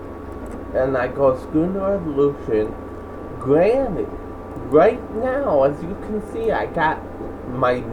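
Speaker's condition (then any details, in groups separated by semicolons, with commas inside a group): Cerebral palsy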